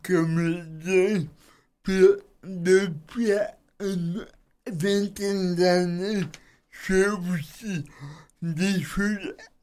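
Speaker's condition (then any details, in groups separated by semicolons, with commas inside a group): Cerebral palsy; host says speech not odd at all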